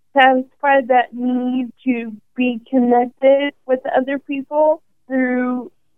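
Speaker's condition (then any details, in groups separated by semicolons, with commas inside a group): ALS; 5.5 years since diagnosis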